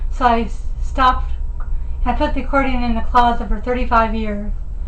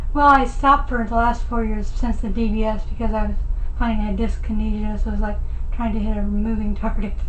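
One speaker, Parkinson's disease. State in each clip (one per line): Speaking with masking noise to elevate loudness
Habitual speech before voice elevation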